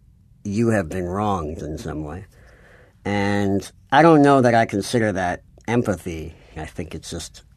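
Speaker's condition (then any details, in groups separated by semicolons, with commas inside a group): Cleft palate; cleft palate possibly audible in voice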